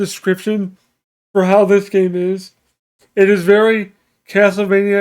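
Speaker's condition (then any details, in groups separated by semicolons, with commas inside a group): Cerebral palsy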